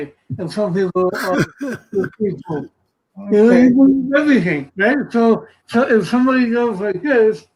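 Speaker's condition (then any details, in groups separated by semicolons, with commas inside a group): Cerebral palsy; from birth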